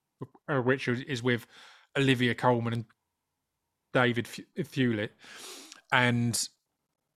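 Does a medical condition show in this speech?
Yes: stammer; well controlled, hidden through years of stage performing in music; stammers on certain words, especially initial w, extra line preparation usually prevents stammering; here prolonged sounds.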